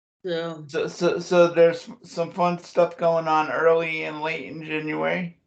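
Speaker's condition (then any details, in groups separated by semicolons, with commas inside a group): Cerebral palsy; chokes eating or drinking, very weak throat muscles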